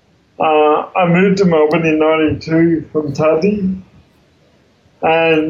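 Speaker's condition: Cerebral palsy; congenital, affects movement in arms and legs, wheelchair user

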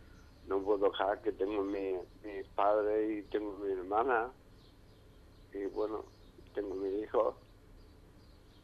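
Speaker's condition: ALS; amyotrophic lateral sclerosis, diagnosed at Torre Cárdenas after 7 to 8 months, needs someone always present

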